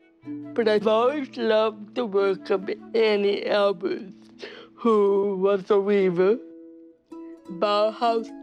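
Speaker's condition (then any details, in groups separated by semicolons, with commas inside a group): Cerebral palsy; speech therapy from age four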